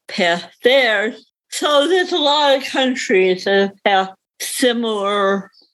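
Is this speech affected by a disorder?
Yes: cerebral palsy; reading disability.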